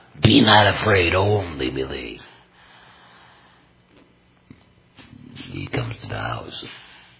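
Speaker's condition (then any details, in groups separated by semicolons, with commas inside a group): Total laryngectomy; unusual tone of voice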